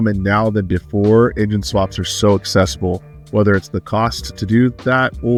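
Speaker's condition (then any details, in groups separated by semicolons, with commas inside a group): No condition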